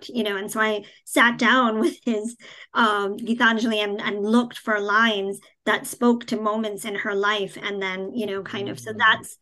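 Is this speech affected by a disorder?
Yes: cleft palate; congenital cleft palate without cleft lip, not visible, health struggles continuing into adulthood; childhood articulation problems, hard to understand, years with speech pathologist, speaking Hindi discouraged by early doctors, therapists.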